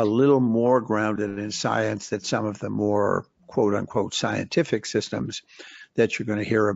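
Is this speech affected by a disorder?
No.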